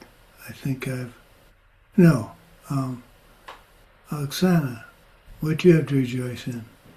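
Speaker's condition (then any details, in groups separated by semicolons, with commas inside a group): Parkinson's; progressing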